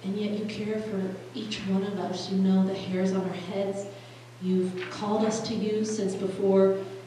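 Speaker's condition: No condition

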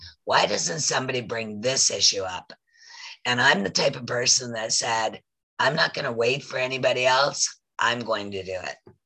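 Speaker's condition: Voice loss after throat polyp; polyp from years of singing and talking blocked throat, emergency throat surgery, tracheotomy warned possible; two years after throat surgery, working with vocal coach to regain voice; smoker-like voice from throat surgery not smoking, whole voice affected, still recovering

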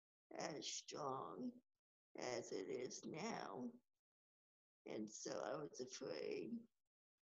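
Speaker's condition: Cerebral palsy; from birth

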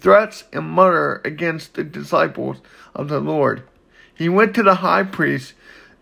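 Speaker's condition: Cerebral palsy

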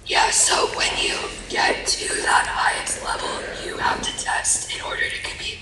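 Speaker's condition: Laryngeal papillomatosis; congenital, papillomas growing in airway, periodic laser removal, many laser surgeries, vocal cord scar tissue; scarred vocal cords cannot vibrate, altered voice, breathless on exertion as airway gradually blocks

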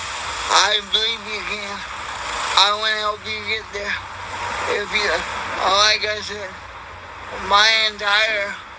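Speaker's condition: Cerebral palsy; electric wheelchair since age 6

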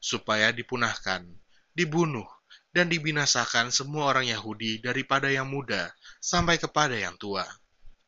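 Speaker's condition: No condition

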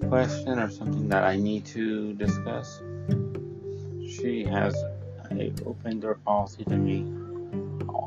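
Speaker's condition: Cerebral palsy

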